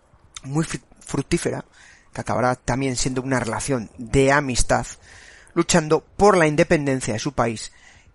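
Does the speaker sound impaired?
No.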